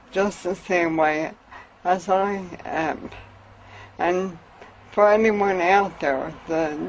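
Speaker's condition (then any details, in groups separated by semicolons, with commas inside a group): Amyotrophic lateral sclerosis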